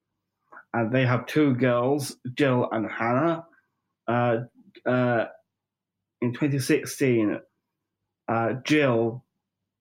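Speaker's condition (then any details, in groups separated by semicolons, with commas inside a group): Down syndrome; 45 years old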